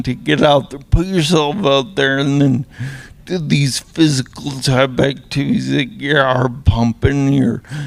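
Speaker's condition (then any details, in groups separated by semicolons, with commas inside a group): Traumatic brain injury; motorcycle accident, facial fractures; about 13 years after injury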